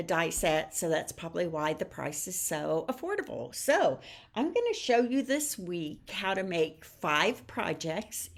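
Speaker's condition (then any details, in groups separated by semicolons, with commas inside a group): No condition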